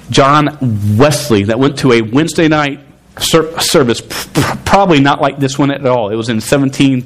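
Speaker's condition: Stuttering; sometimes hard to speak, harder when youth talk at same time; repeated sounds

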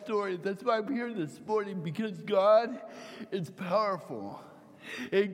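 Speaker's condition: Cerebral palsy; mild cerebral palsy from birth, torsional dystonia from eighth grade

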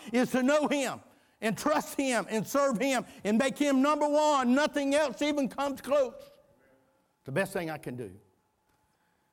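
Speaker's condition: No condition

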